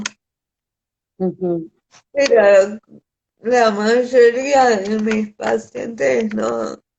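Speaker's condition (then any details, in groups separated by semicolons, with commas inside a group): Cerebral palsy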